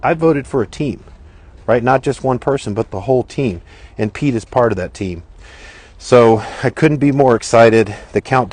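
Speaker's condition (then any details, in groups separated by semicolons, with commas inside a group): No condition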